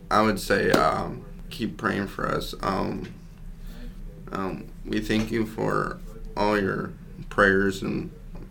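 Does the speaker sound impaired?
Yes: cerebral palsy; since birth, makes getting around harder, about 35 surgeries.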